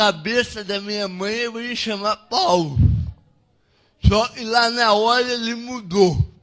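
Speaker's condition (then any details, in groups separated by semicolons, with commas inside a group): Cerebral palsy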